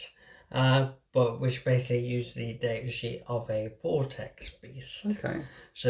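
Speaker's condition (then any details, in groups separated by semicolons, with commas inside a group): Motor neuron disease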